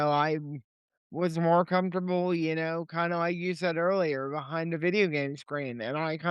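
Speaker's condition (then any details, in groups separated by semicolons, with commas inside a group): Cerebral palsy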